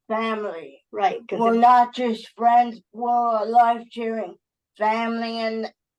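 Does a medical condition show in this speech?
Yes: cerebral palsy; uses wheelchair.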